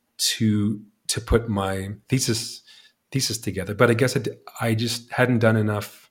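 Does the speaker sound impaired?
Yes: stutter; childhood-onset stutter, present by grade three, speech therapy taken then dropped out; here repeated sounds, repeated words.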